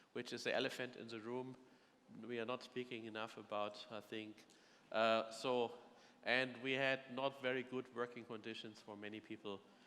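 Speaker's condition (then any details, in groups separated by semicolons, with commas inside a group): No condition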